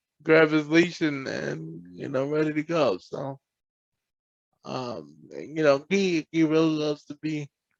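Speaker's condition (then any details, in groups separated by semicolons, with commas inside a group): Cerebral palsy; present from birth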